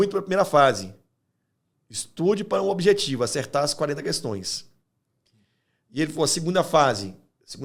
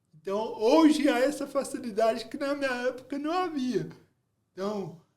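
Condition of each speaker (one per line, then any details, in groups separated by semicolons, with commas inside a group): No condition
Cerebral palsy; low brain oxygen at birth, delayed delivery; over 40 years since onset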